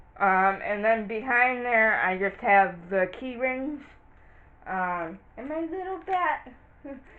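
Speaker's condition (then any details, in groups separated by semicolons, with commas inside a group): Cerebral palsy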